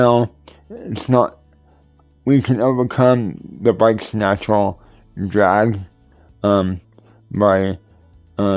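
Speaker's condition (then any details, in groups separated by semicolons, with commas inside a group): Cerebral palsy; tends to mess up words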